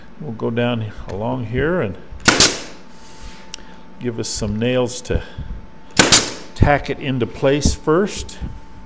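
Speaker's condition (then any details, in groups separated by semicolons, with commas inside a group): No condition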